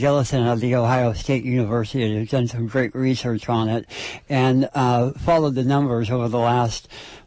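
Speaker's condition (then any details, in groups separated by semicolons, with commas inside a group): Oral cancer surgery; stage 4 oral cancer at 33, right half of face removed and rebuilt, half jaw replaced with fibula; five-year survivor, over 40 neck lymph nodes removed, after radiation and chemotherapy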